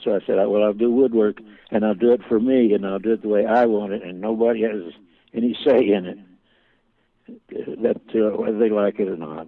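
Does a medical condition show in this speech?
Yes: Parkinson's; symptoms began about 20 years ago, slowly progressive, out of business about 20 years; hand shakes, vision affected so cannot see anything, uses few brushes, broad watercolor washes.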